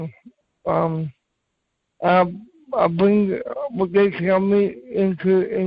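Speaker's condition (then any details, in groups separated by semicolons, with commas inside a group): Cerebral palsy; from birth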